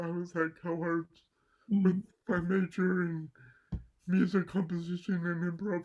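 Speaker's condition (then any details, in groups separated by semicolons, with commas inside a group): Cerebral palsy; mild left side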